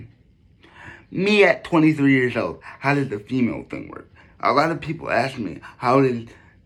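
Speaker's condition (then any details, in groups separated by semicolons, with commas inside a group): Cerebral palsy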